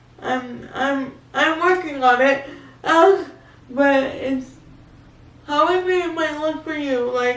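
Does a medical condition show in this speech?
Yes: cerebral palsy; baclofen pump for spasms.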